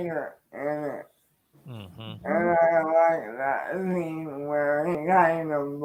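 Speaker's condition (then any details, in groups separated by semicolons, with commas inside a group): Cerebral palsy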